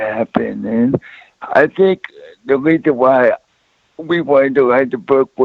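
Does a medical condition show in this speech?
Yes: cerebral palsy.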